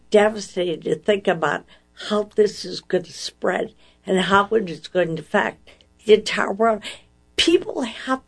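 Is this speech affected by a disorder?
Yes: ataxia; hereditary cerebellar ataxia, defective gene since birth, progressive, balance loss, staggering gait, stopped driving; slurred words, mistaken for drunk by police.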